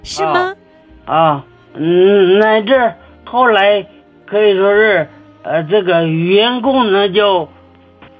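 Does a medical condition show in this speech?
Yes: cerebellar atrophy; onset age 14 to 15, possibly head trauma, nearly paralyzed, cannot care for self, disabled; age 44, about 30 years since onset, fully dependent on 76-year-old mother for daily care; speech sounds somewhat different from ordinary people.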